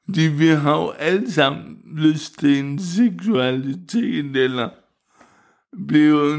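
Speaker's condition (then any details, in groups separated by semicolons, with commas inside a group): Cerebral palsy; wheelchair user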